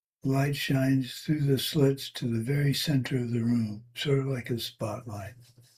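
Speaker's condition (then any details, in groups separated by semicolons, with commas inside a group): Parkinson's; tremor varies day to day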